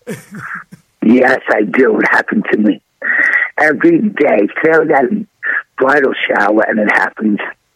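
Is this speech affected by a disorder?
Yes: throat cancer; throat tumor found by throat specialist at Columbia Presbyterian, multiple surgeries, long recovery; trouble swallowing at onset, first treated as strep, later unable to swallow or breathe.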